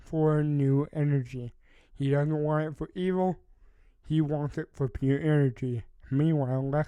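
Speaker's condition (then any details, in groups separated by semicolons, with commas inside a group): Cerebral palsy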